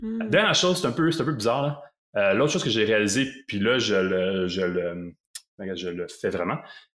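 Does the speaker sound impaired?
Yes: stuttering; long-standing stuttering, expected to persist for life; uses toolbox of strategies, discloses stuttering openly, no longer hides it; stutters openly without masking; here repeated sounds, repeated words.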